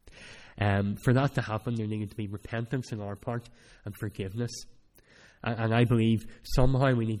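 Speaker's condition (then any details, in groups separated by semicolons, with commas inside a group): Cleft palate; speech not that clear at times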